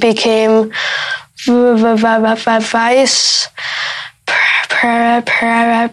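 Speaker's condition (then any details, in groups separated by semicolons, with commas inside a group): Stutter; age 13, coached regularly by Joe Biden after meeting in New Hampshire; speech text marked to make it easier to say aloud; learned from Joe Biden: marking addresses, reading Yeats poems aloud to practice; repeated sounds, prolonged sounds, blocks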